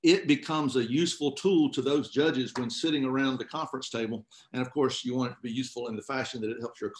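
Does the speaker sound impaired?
No.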